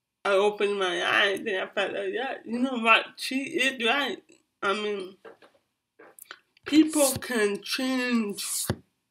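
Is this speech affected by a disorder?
Yes: cerebral palsy.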